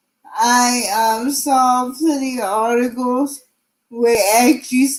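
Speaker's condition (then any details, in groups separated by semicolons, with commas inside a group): Cerebral palsy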